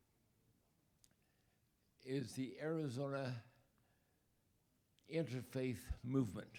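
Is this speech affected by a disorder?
Yes: ALS; body weakening, 2 years since onset.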